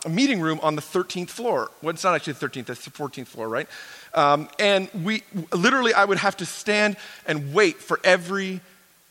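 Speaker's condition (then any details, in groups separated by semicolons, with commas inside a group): No condition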